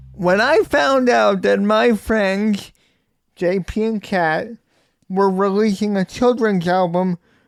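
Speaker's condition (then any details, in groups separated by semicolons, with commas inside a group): Cerebral palsy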